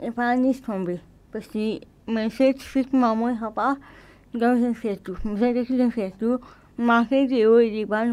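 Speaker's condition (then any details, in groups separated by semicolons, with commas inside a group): Cerebral palsy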